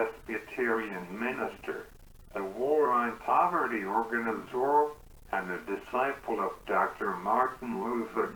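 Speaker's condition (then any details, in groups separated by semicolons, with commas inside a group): Cerebral palsy; uses wheelchair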